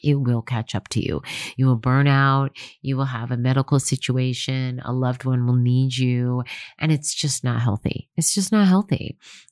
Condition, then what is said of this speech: No condition.